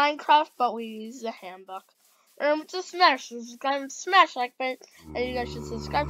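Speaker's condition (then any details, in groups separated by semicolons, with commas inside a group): No condition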